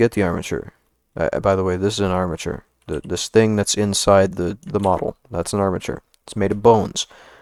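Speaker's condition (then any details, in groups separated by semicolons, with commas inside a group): No condition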